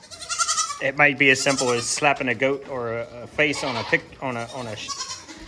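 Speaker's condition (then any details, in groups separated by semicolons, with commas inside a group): No condition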